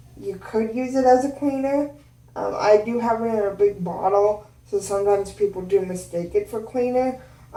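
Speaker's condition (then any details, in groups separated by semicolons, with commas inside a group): Cerebral palsy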